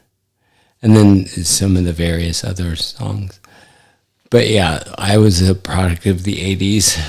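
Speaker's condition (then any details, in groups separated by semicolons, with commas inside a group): ALS; affects hand function; recently diagnosed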